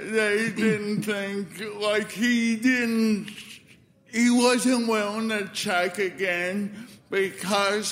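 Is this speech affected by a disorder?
Yes: spastic cerebral palsy; cord around neck cut oxygen at birth, Bridgewater, diagnosed 18 months, foot surgery, 93 physio sessions; age 34, walks with limp, no longer falls, poor fine motor control, never written; obviously affected since childhood, much speech therapy, sounded asleep on phone, may be taken as drunk.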